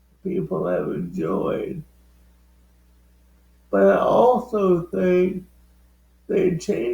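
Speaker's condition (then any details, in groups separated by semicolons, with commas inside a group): Cerebral palsy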